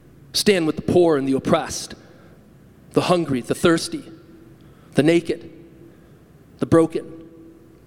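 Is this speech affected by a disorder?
No.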